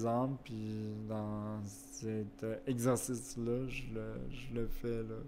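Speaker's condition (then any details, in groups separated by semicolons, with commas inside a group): Cerebral palsy; wheelchair use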